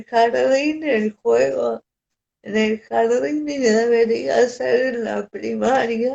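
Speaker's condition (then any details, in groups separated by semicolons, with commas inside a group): Cerebral palsy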